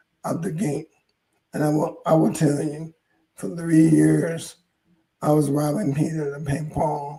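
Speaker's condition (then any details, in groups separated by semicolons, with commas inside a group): ALS; hoarse voice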